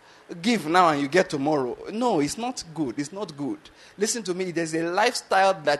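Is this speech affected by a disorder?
No.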